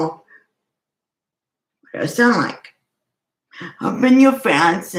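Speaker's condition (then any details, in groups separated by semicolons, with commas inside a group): Cerebral palsy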